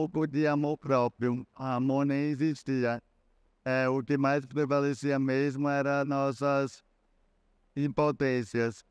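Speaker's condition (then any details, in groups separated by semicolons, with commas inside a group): Cerebral palsy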